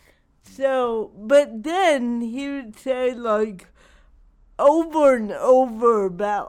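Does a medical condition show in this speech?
Yes: cerebral palsy; not degenerative.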